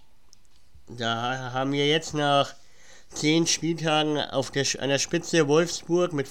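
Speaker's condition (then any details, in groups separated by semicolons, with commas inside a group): Cleft palate; says cannot pronounce country name Guatemala because of cleft palate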